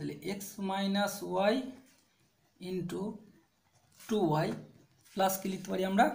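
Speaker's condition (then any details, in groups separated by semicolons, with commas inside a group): No condition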